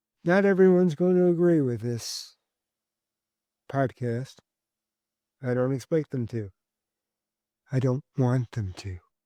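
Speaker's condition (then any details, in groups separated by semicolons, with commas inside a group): Cerebral palsy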